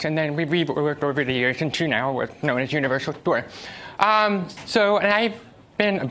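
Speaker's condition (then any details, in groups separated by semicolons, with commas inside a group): Deafness; cannot follow game voice chat or spoken cues amid noise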